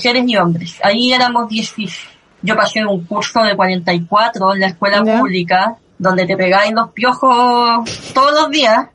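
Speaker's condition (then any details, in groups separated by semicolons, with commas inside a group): Cleft lip and palate; fissure present in kindergarten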